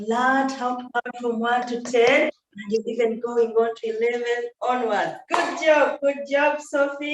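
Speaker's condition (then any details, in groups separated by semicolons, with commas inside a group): No condition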